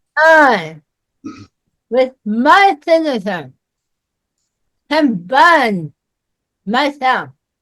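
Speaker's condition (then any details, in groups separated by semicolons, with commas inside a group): Myasthenia gravis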